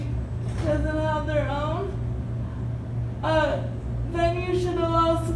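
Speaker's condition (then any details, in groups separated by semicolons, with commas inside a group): Cerebral palsy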